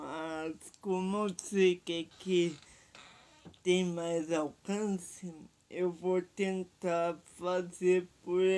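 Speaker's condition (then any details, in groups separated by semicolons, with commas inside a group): Paralysis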